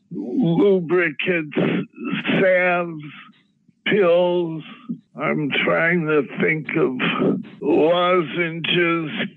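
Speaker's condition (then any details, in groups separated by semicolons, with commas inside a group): Parkinson's disease; preferred by tincture dropper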